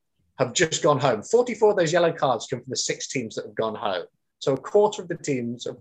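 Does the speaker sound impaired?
No.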